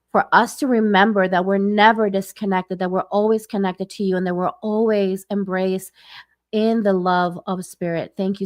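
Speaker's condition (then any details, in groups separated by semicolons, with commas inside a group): No condition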